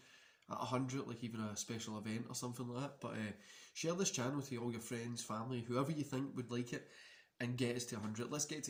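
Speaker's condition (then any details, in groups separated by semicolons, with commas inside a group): No condition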